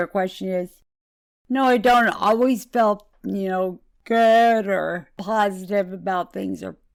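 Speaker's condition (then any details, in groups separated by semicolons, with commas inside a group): Multiple sclerosis; progressed from walker to wheelchair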